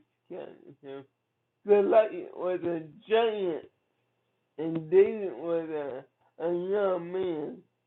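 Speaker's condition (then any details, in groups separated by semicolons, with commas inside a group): Cerebral palsy; from birth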